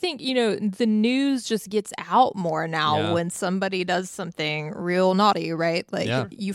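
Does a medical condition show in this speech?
No.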